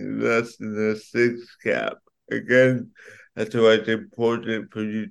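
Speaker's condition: Cerebral palsy; affects speech

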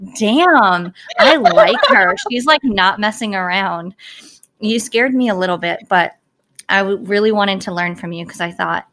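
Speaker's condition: Cleft palate

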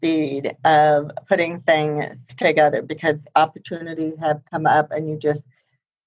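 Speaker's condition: Profound hearing loss, congenital, high-frequency

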